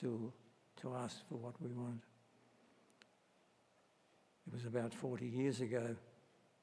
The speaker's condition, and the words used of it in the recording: Parkinson's disease. Don't worry about my voice. If it really cracks up, I'll